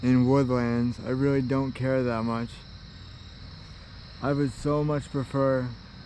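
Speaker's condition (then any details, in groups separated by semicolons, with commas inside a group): Cerebral palsy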